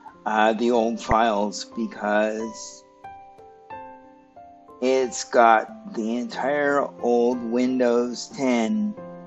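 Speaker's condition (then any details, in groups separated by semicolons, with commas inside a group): Cerebral palsy; stiff muscles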